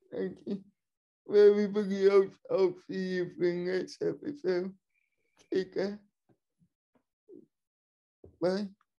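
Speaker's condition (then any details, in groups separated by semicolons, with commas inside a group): Cerebral palsy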